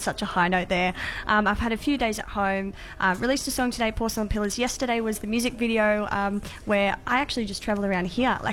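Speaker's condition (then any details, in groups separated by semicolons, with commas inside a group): Cleft palate; congenital cleft palate, no roof of mouth, childhood support from Variety children's charity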